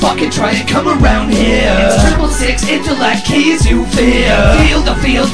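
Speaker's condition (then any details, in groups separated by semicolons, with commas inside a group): No condition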